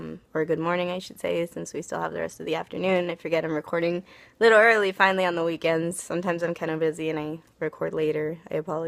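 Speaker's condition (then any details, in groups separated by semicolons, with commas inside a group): No condition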